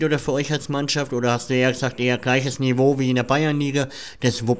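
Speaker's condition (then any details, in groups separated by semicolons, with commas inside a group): Cleft palate; cleft palate present since childhood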